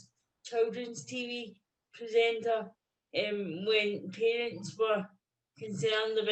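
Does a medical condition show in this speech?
Yes: cerebral palsy.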